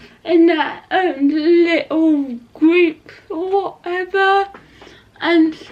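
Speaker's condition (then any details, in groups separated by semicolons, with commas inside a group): Cerebral palsy; not quadriplegic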